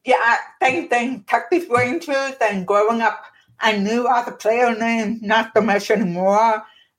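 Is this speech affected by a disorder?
Yes: profound deafness; born profoundly deaf, hearing aids until 30s, one cochlear implant after youngest child, weeks post-surgery dizziness; one cochlear implant aids lip reading, noise defeats it, other ear unaided, reprogrammed after upgrades; deaf accent, listeners notice, childhood speech therapy at UT Dallas Cellular Center, ended by middle school.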